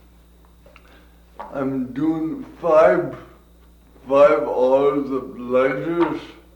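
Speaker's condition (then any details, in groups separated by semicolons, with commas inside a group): Cerebral palsy; from birth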